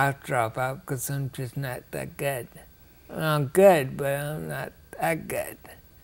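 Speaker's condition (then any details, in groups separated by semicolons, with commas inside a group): Ataxia; rare, progressive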